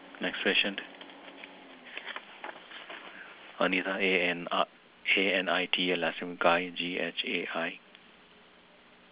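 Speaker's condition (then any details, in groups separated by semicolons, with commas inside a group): No condition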